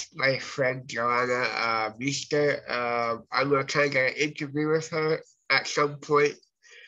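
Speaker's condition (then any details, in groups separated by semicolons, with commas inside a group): Cerebral palsy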